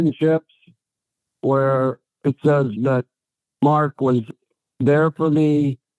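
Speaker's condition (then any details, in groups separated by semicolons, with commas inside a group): ALS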